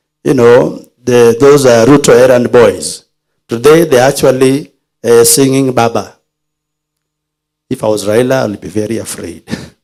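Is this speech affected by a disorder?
No.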